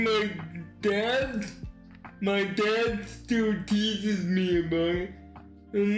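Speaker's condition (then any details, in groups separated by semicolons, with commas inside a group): Cerebral palsy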